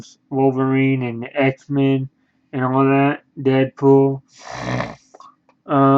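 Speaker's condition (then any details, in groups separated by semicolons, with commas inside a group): Cerebral palsy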